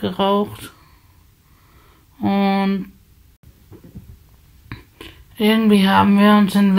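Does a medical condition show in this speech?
Yes: spasticity from birth; multiple sclerosis.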